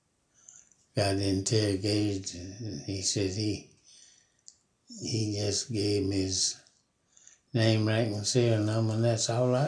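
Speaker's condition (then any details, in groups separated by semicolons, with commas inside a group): Parkinson's disease; fallen 19 times in yard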